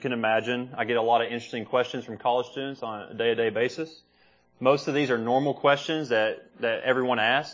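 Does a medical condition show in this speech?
No.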